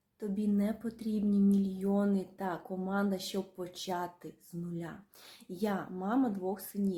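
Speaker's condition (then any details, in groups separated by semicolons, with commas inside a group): No condition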